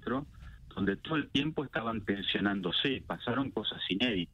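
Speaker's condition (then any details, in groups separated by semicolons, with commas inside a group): No condition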